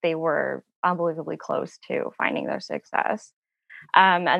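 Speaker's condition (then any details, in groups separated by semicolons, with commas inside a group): No condition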